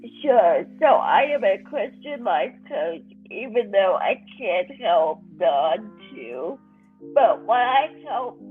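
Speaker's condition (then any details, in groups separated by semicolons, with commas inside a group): Cerebral palsy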